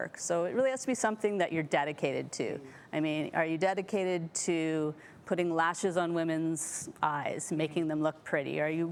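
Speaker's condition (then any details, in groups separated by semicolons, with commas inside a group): No condition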